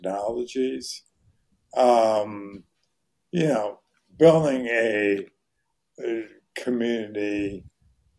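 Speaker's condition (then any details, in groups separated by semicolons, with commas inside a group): ALS; voice very hoarse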